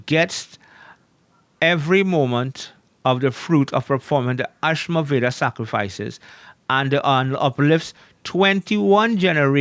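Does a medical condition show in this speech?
No.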